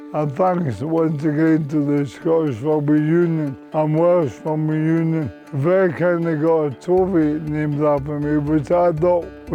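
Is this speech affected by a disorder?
Yes: motor neurone disease.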